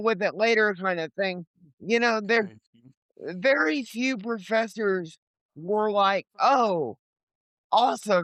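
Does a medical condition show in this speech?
Yes: cerebral palsy; limited mobility, legs.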